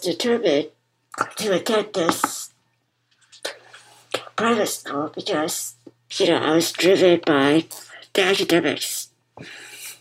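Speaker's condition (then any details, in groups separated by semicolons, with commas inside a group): Muscular dystrophy; congenital muscular dystrophy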